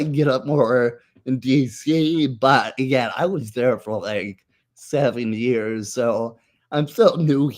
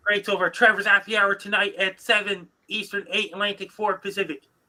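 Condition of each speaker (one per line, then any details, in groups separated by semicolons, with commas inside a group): Muscular dystrophy; diagnosed age nine or ten, medication for spasms, mild
No condition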